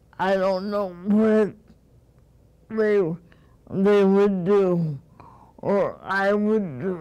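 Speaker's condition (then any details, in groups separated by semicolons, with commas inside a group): Cerebral palsy; motorized wheelchair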